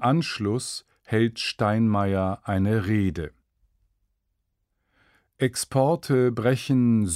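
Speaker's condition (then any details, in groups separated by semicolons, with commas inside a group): No condition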